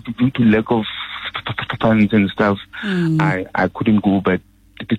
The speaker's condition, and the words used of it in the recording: Stuttering. It was easy for me. Like, for example, if I can sing for you now, you can hear that I don't stutter, that's where I